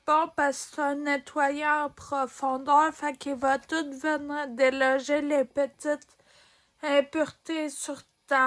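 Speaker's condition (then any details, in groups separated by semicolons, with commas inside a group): Ataxia; degenerative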